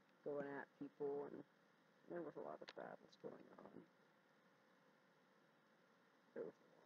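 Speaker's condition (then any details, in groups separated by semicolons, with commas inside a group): No condition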